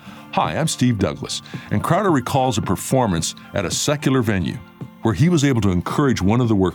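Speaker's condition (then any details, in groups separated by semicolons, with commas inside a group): No condition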